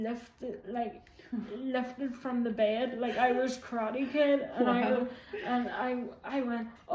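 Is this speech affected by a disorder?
Yes: quadriplegic cerebral palsy, severe.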